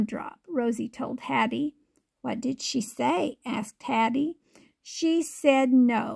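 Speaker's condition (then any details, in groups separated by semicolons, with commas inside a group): No condition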